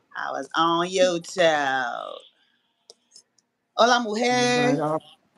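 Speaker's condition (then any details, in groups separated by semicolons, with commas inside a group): No condition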